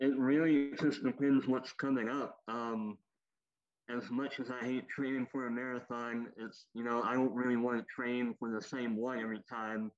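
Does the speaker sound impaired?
Yes: cleft lip and palate, popliteal pterygium syndrome; amputation.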